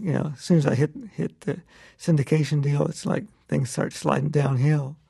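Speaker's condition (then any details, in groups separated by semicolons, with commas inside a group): Parkinson's disease; loss of motor control, left arm pretty lousy, right hand largely spared, right-handed; manageable, symptoms ease when concentrating on drawing, mental tricks fend off symptoms, symptoms treatable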